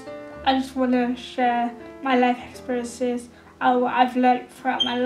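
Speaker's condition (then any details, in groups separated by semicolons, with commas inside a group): Cerebral palsy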